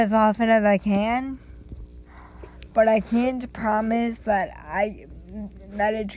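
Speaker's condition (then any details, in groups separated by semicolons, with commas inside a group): Cerebral palsy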